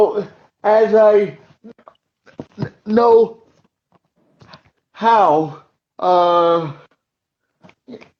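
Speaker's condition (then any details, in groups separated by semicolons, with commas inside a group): Cerebral palsy; uses wheelchair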